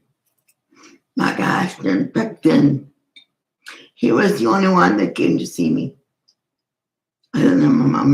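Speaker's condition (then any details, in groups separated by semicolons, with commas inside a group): Cerebral palsy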